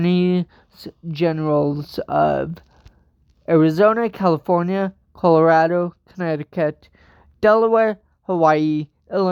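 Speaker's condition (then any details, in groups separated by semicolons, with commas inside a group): Cerebral palsy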